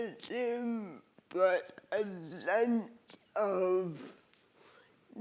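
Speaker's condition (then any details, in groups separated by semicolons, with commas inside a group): Cerebral palsy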